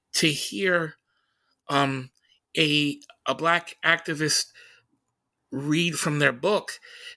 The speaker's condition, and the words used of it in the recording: Stuttering. Thank you, and thank you for putting up with my stutter.